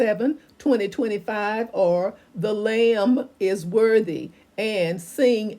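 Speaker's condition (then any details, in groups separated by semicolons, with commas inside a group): No condition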